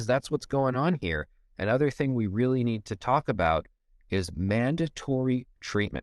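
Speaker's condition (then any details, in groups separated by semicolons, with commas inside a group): No condition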